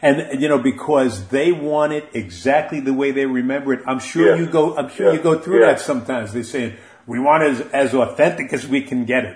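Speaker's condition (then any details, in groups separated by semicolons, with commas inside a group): No condition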